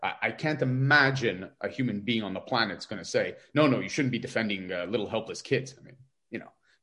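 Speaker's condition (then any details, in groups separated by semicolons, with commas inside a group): No condition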